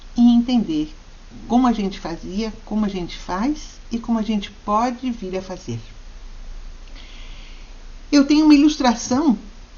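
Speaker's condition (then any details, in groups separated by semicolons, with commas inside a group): No condition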